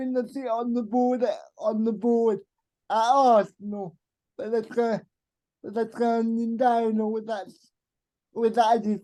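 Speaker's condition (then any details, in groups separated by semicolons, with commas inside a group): Cerebral palsy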